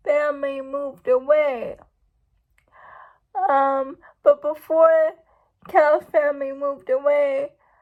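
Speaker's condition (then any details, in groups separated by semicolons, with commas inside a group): Cerebral palsy; uses wheelchair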